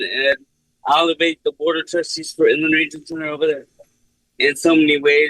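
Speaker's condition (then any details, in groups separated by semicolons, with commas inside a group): Cerebral palsy; speech unaffected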